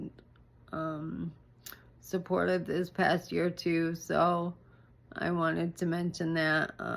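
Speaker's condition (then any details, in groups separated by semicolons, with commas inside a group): ALS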